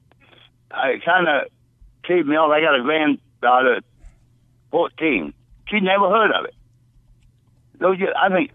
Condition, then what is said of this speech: Stroke. I hope you can understand. I had a stroke a couple of years ago.